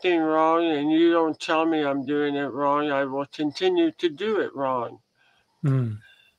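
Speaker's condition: Head and neck cancer surgery; crooked head since

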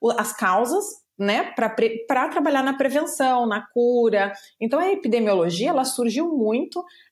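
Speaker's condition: No condition

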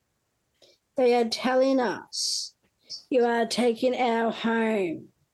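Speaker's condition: Down syndrome

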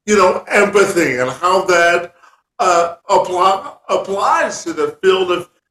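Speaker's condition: Spastic quadriplegic cerebral palsy; spastic quadriplegic cerebral palsy from birth, severe

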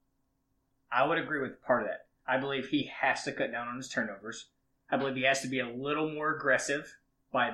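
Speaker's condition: No condition

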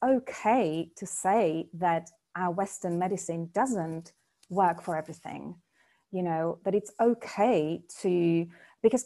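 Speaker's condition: No condition

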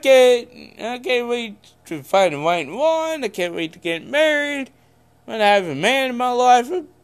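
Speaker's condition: Cerebral palsy; congenital cerebral palsy

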